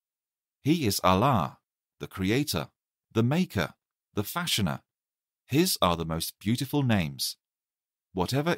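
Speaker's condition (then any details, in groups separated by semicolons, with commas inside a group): No condition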